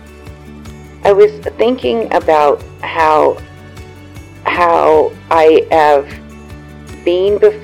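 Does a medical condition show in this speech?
Yes: aphasia after stroke; aphasia caused by stroke; in speech therapy, several therapists; words clear in mind but jumbled when speaking, language problems, conversation and turn-taking difficult.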